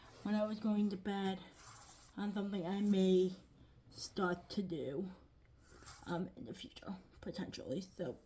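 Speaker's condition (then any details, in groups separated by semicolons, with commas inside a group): Cerebral palsy; lifelong, ankle-foot orthoses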